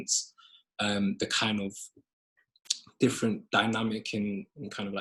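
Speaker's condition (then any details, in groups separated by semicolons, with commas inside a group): No condition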